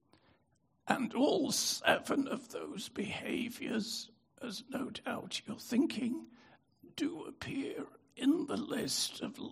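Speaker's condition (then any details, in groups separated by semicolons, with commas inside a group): Spasmodic dystonia; prior stroke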